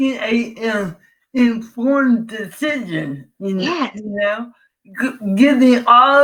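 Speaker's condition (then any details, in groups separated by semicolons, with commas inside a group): Cerebral palsy; from birth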